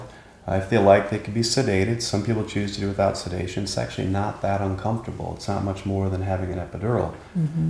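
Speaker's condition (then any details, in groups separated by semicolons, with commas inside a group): No condition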